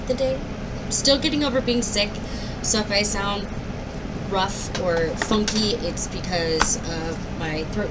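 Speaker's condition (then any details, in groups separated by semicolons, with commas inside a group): No condition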